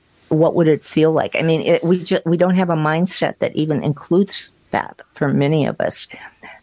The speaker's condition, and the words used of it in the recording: None; typical speech.